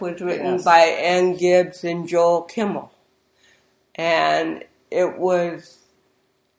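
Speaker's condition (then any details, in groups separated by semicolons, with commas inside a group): Cerebral palsy; speech therapy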